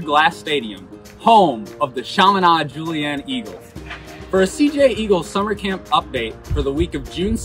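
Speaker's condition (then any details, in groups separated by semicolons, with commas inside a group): No condition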